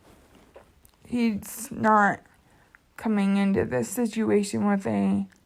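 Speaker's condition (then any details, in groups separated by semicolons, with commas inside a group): Cerebral palsy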